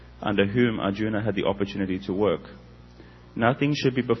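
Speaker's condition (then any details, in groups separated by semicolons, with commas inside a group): No condition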